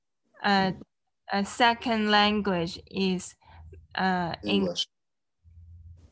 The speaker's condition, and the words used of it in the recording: Aphasia. In a hospital, 5 months, I was silenced.